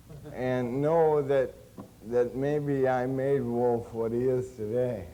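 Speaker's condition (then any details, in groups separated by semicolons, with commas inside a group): Cerebral palsy; since birth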